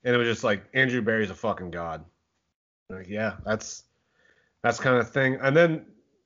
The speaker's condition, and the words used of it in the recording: No condition.